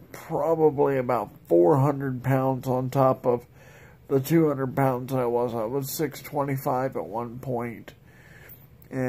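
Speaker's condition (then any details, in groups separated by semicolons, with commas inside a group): Multiple sclerosis; likely primary progressive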